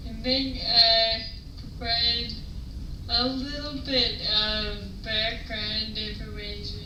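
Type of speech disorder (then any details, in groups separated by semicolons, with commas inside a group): Ataxic dysarthria; Friedreich's ataxia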